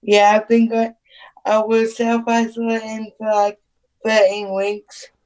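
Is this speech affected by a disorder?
Yes: cerebral palsy; needs adapted housing.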